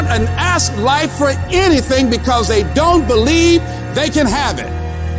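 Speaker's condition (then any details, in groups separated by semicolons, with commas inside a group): No condition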